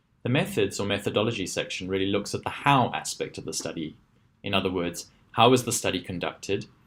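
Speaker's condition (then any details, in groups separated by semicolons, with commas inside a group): No condition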